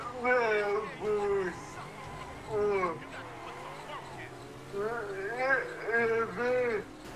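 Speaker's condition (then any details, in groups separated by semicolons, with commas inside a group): Cerebral palsy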